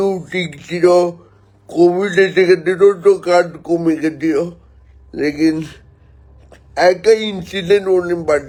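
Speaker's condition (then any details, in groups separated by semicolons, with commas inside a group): Cerebral palsy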